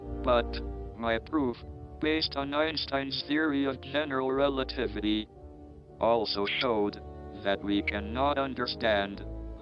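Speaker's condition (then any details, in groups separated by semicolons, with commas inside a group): ALS, speech-generating device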